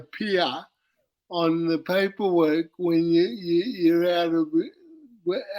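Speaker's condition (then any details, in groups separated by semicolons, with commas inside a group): Cerebral palsy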